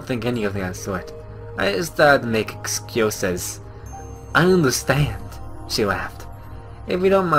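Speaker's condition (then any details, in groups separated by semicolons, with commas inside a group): No condition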